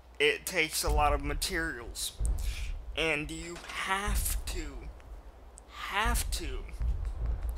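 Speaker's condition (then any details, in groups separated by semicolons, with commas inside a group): Cerebral palsy, mild; speech sometimes affected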